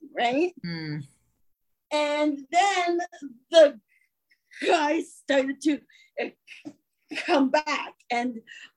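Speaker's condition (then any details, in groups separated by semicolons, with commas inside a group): Stuttering; attended a speech course; prolonged sounds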